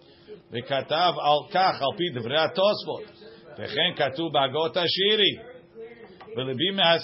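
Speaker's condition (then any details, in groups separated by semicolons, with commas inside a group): No condition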